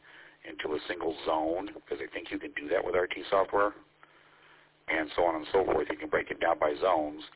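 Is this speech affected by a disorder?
No.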